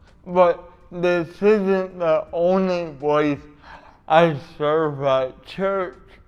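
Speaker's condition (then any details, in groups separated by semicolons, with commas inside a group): Cerebral palsy; uses adaptive equipment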